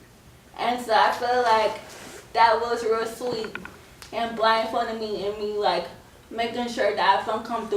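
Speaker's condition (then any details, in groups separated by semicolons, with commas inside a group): Cerebral palsy; scoliosis, spine and leg surgery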